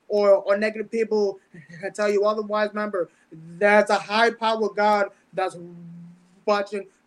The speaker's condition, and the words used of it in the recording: Stuttering. I have like a low little speech impediment that I had since I was like, oh, I'm 10 years old.